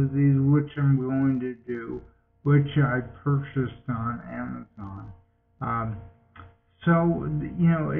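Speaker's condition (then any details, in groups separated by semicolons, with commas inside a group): Multiple sclerosis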